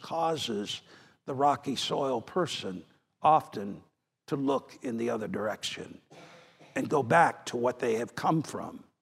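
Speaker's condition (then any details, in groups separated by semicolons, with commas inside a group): No condition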